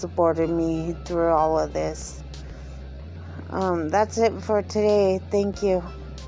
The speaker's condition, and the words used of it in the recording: Cerebral palsy. And when I get tired, my speech gets almost lethargic.